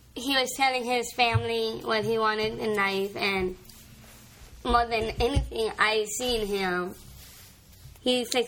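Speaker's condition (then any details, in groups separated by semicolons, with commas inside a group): Down syndrome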